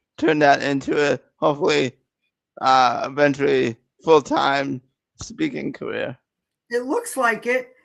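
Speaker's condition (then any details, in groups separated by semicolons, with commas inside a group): Cerebral palsy; present from birth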